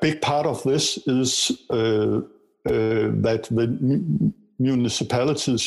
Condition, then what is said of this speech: Stuttering. And I'm still a stutter. And sometimes I can have a hard stuttering